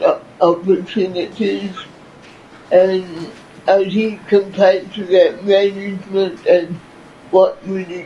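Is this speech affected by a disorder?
Yes: cerebral palsy; from birth.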